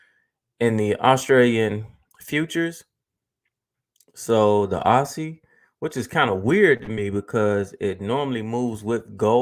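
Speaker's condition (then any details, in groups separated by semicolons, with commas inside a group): No condition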